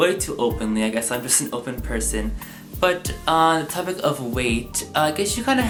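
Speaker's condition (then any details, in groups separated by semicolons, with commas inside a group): No condition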